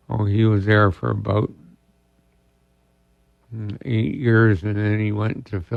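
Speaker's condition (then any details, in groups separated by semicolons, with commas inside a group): ALS; diagnosed about two years ago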